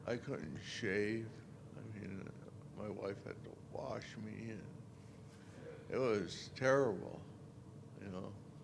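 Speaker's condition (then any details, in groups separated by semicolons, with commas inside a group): Parkinson's disease; deep brain stimulation surgery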